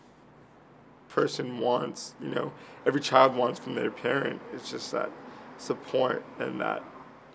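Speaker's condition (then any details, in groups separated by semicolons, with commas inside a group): Cerebral palsy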